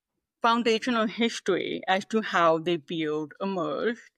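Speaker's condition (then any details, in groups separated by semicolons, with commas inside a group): Deafness, 98% hearing loss; knows little sign language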